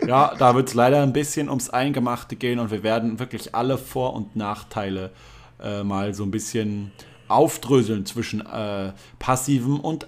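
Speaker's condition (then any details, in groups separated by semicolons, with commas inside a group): No condition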